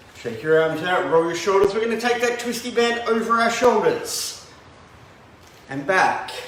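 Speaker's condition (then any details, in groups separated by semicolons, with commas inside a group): No condition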